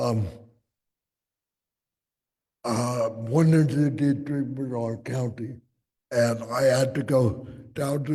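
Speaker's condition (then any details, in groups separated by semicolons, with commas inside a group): Cerebral palsy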